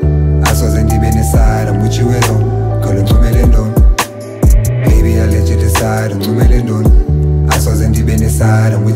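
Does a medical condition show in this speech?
No.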